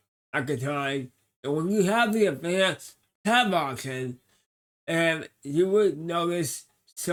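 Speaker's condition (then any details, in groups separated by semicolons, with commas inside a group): Cerebral palsy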